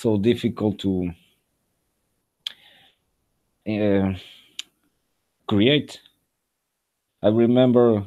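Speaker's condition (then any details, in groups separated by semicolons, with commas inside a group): No condition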